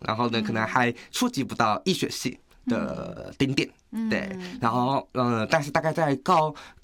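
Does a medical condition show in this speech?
Yes: severe hearing loss, cochlear implant; progressive hearing loss from kindergarten, very severe by first year of high school; uses cochlear implant; very clear expression, no sense of communication disorder per host.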